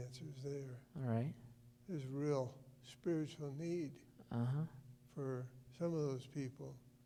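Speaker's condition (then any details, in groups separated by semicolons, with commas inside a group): Parkinson's disease; about 18 years since onset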